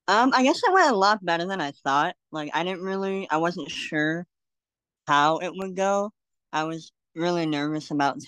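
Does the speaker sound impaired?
Yes: cleft lip and palate; congenital.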